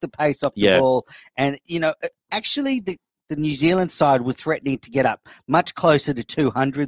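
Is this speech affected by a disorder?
No.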